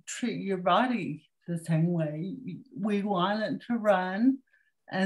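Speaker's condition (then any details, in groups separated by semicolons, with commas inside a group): Cerebral palsy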